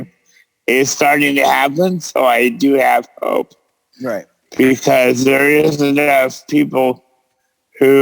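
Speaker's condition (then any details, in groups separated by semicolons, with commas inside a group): Cerebral palsy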